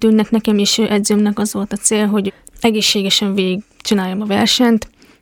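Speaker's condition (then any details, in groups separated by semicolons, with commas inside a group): Deafness; congenital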